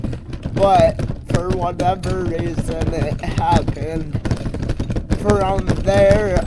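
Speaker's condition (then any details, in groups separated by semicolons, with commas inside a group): Multiple sclerosis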